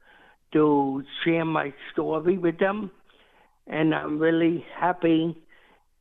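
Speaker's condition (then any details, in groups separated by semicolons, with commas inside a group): Cerebral palsy; diagnosed at 6 months, never expected to walk, later learned to walk, ran New York City Marathon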